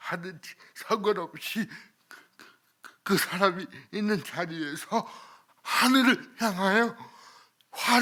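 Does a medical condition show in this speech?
Yes: cerebral palsy.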